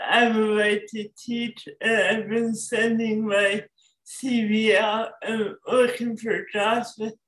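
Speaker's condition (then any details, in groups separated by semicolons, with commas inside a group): Cerebral palsy; cerebral palsy from birth, obstructive labor, oxygen deprivation, forceps delivery, couple weeks in NICU, moved to U.S. before age three for therapy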